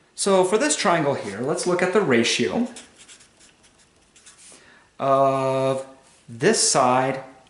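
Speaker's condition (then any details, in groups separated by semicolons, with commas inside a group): No condition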